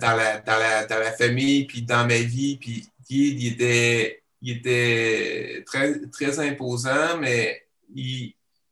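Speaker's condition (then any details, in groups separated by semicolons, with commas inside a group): Stuttering; stutters in daily life, partial control keeps spontaneity, full control would need changed voice; repeated sounds, repeated words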